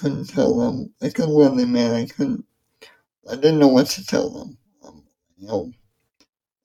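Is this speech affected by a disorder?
Yes: ALS; amyotrophic lateral sclerosis diagnosed August 2011 at age 27, symptoms began before diagnosis, progressive muscle weakness; about 10 years since diagnosis; affects mouth function, reading aloud affected, apologizes for speech, host takes over reading.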